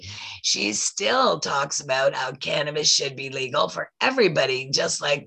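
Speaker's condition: Voice loss after throat polyp; two years after throat surgery

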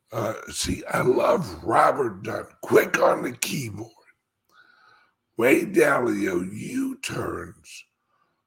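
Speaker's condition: Speech impediment; slight speech impediment

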